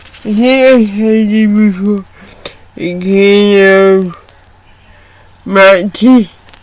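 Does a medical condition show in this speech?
Yes: cerebral palsy; slurred speech.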